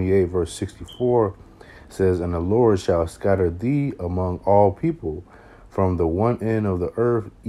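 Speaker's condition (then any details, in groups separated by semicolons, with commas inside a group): No condition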